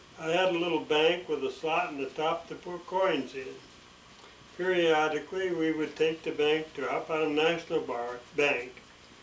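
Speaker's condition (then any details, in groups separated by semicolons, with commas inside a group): ALS; unable to stand, uses wheelchair and scooter; expects swallowing and breathing trouble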